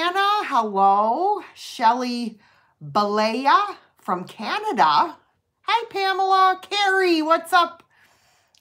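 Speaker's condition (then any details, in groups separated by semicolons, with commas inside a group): No condition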